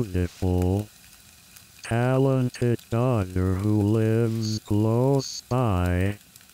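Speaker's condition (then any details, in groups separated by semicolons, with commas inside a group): Amyotrophic lateral sclerosis; bulbar onset, mouth, throat, chest, abdomen muscles; age 66, weight loss, short of breath, four years since onset; slurred, mumbling, wheezy lisping, hard to chew, frequent choking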